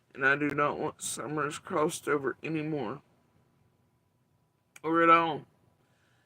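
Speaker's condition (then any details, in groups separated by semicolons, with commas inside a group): Facial paralysis after surgery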